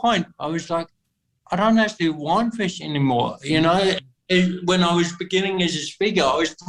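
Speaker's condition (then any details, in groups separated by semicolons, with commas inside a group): Cerebral palsy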